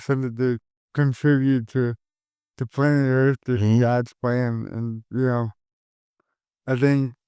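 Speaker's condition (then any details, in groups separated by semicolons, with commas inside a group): Cerebral palsy; caused by stroke at birth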